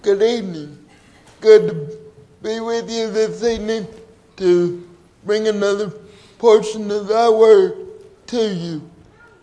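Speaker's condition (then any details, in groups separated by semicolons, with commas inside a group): Cerebral palsy; from birth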